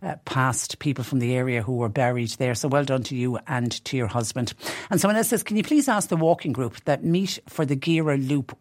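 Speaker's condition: No condition

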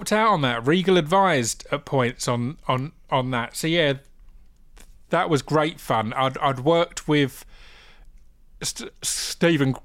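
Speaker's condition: Stammer; stutter, unnoticed during rapping and spoken word years, noticed with radio show and podcast, works with STAMMA; struggles with hard g sounds, had pet renamed Finley to avoid hard g name; repeated sounds, prolonged sounds

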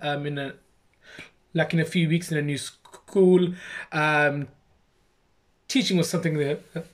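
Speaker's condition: Stammer; stammer since childhood, mocked and imitated by other kids from primary school; age 26, saying own name takes a long time; struggles saying own name, stammers less with put-on Birmingham accent or exaggerated speech; prolonged sounds

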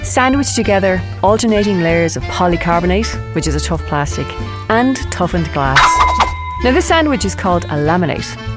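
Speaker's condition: No condition

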